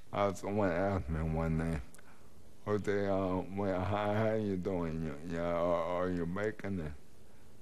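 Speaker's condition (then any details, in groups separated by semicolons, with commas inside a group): ALS, speech-generating device; lost use of limbs; about five years since diagnosis; lost speech, speaks via eye-controlled screen equipment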